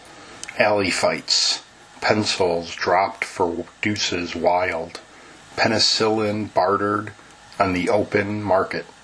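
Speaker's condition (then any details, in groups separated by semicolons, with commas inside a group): No condition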